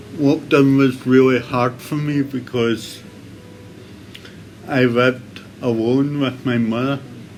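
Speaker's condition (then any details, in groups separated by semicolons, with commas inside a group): Cerebral palsy; complex operation for condition; recovering from operation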